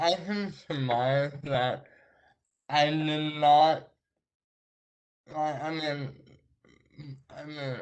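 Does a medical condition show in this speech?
Yes: traumatic brain injury.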